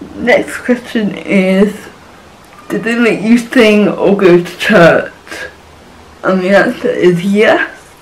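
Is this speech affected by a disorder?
Yes: cerebral palsy.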